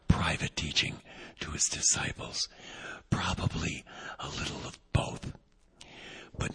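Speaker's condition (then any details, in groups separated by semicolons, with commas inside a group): Vocal cord paralysis, unilateral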